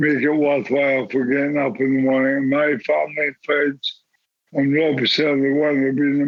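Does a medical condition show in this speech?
Yes: motor neurone disease; onset in arm, terminal; still able to speak, eat and drink.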